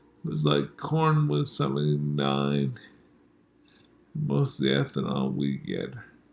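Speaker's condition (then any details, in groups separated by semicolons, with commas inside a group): Multiple sclerosis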